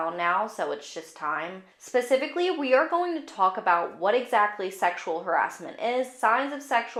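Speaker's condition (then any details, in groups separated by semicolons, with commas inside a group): No condition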